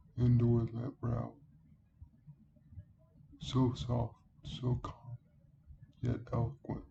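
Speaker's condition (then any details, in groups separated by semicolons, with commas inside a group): Cerebral palsy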